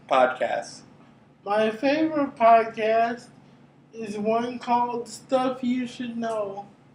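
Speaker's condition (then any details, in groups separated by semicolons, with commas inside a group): Cerebral palsy; brain injury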